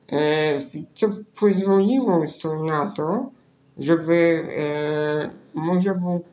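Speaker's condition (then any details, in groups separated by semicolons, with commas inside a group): Spinal muscular atrophy; right-click via two keys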